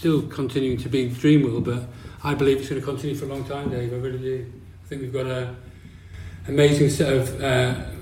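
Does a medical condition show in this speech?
Yes: Parkinson's disease; degenerative neurological condition, brain lacks dopamine, symptoms about three years before diagnosis, no cure; quieter, mumbles a lot, new since onset.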